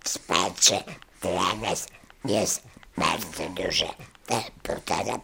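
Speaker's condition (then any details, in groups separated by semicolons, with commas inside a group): Laryngectomy after laryngeal cancer; total laryngectomy for laryngeal cancer, diagnosed 20 years after thyroid surgery with major complications; speaks again after larynx removal, speech described as beautiful; relearned speaking through exercises, now speaks well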